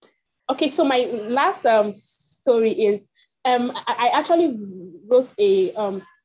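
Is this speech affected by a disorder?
Yes: stutter; developmental stutter since age two, all six siblings stutter, great-grand-uncle stuttered severely, parents fluent; breaks when speaking, stammers in all settings, school, friends, church; here blocks.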